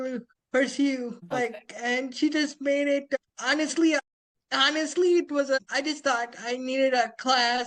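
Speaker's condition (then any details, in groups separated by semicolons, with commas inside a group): Spastic quadriplegic cerebral palsy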